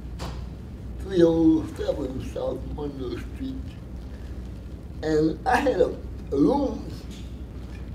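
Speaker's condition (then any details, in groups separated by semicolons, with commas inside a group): Cerebral palsy; from birth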